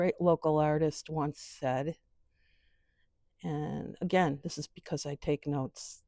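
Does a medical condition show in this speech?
No.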